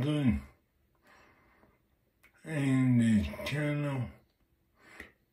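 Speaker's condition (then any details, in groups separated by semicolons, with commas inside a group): Multiple sclerosis; affects left side and voice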